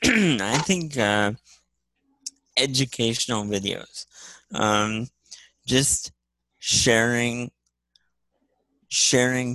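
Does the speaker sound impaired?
Yes: spastic cerebral palsy; physical and occupational therapy in childhood, multi-handicap class, once on 24 medications; off nearly all medications, smart drive wheelchair system with scroll wheel speed control.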